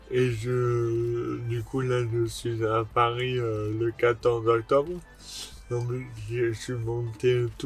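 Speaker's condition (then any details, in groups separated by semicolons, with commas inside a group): Dystonia; oxygen loss at birth, poor fine motor control; speech difficulties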